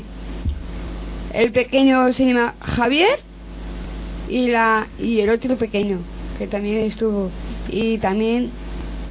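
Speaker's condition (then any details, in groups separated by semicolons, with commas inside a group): Down syndrome; reads news item aloud on live radio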